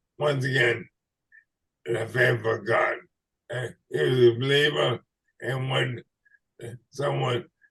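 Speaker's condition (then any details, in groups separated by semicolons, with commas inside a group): ALS/MND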